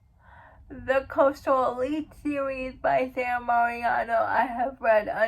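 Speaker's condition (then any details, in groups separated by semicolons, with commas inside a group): Cerebral palsy; uses wheelchair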